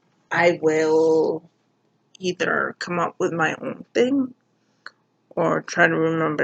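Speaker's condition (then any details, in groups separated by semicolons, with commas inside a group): Cerebral palsy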